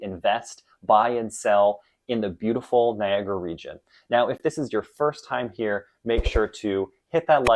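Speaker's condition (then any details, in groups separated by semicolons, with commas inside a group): No condition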